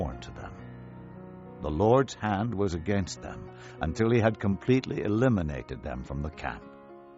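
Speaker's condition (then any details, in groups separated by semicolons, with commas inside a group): No condition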